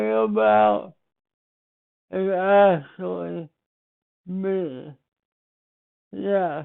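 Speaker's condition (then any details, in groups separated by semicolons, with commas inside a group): Speech impairment after birth surgery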